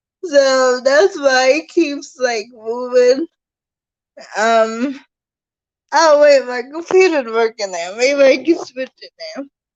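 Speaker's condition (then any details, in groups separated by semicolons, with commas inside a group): Cerebral palsy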